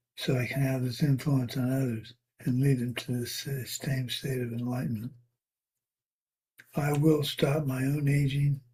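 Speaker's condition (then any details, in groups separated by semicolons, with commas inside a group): Parkinson's; tremor varies day to day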